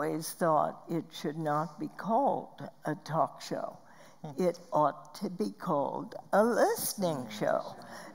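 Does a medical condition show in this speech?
Yes: spasmodic dysphonia.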